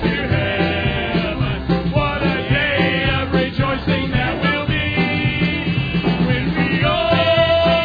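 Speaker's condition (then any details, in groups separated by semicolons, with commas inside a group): No condition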